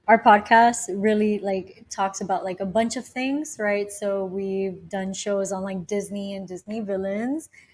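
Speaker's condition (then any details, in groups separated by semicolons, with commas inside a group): No condition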